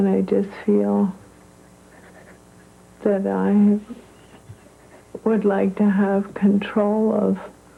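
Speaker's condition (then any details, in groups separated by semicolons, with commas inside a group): ALS; voice barely audible, later almost unintelligible, swallowing and breathing problems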